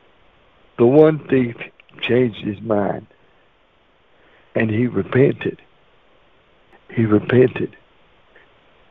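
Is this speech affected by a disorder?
Yes: cerebral palsy; wheelchair user.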